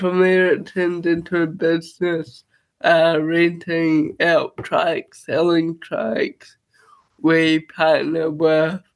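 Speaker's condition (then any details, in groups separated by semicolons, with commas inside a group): Cerebral palsy; rides trike since age 5 for mobility and independence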